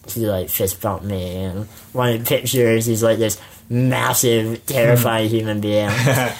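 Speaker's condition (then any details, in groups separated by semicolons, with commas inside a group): Spinal muscular atrophy; muscles waste away with age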